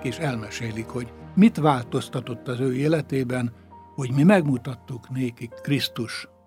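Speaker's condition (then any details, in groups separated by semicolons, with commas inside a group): No condition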